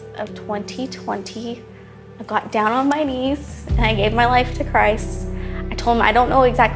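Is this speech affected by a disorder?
No.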